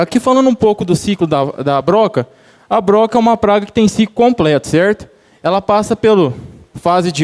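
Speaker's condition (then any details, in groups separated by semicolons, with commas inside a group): No condition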